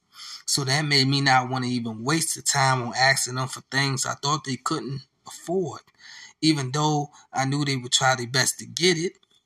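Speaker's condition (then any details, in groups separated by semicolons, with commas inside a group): No condition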